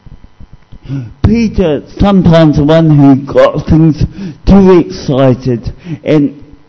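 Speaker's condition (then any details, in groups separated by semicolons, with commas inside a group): Cerebral palsy; cerebral palsy from being dropped in infancy while passed between relatives, discovered at age 2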